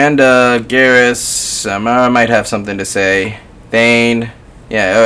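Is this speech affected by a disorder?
No.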